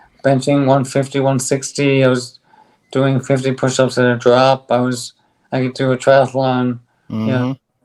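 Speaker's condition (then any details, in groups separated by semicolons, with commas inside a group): ALS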